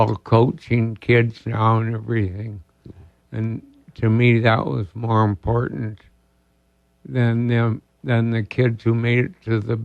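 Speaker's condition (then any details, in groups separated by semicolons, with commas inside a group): ALS; diagnosed about two years ago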